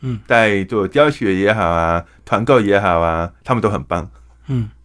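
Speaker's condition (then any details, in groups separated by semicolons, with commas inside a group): Hearing impairment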